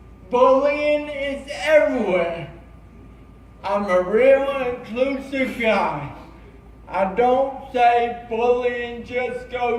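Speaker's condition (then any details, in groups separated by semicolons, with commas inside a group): Cerebral palsy; since birth, brain damage at birth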